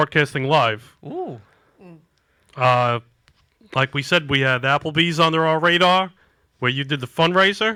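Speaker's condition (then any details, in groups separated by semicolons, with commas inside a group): No condition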